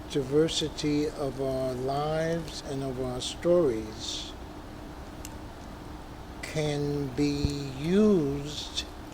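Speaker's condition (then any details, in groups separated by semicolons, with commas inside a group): No condition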